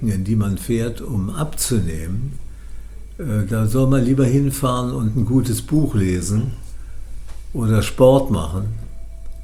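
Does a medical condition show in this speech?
Yes: Parkinson's disease; first diagnosed by a psychiatrist, treated by professor Jens Volkmann in Würzburg.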